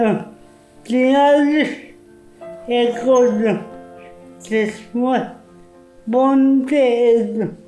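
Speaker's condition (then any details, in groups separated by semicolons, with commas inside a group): Cerebral palsy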